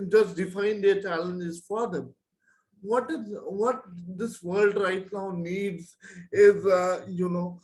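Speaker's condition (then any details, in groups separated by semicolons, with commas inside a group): Cerebral palsy; present from birth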